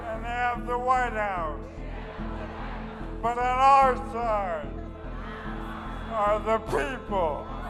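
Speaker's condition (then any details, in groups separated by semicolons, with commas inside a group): ALS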